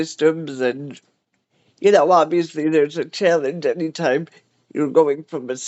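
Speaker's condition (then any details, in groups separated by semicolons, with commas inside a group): Cerebral palsy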